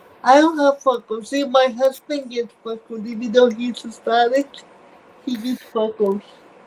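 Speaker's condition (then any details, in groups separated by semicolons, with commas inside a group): Cerebral palsy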